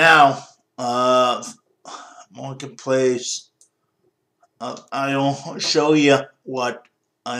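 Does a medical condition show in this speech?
Yes: cerebral palsy.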